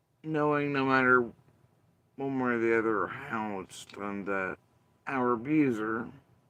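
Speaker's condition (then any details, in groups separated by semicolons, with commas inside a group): Facial paralysis after surgery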